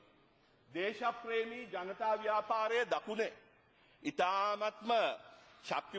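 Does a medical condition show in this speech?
No.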